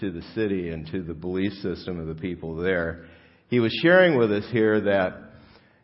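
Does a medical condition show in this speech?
No.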